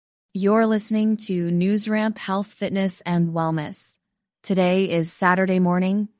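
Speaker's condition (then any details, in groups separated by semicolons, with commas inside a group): No condition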